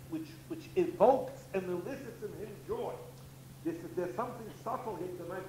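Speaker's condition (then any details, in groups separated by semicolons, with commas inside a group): No condition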